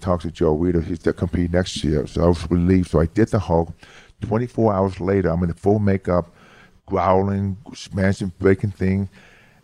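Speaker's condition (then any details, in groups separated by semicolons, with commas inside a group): Hearing loss; severe childhood speech impediment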